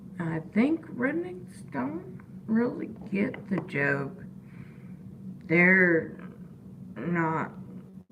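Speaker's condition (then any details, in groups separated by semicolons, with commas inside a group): Disability causing slurred speech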